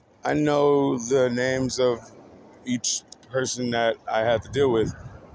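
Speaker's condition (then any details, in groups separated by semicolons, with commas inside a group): No condition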